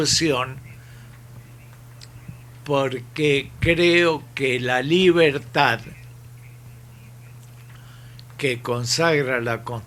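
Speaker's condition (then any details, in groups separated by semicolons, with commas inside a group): ALS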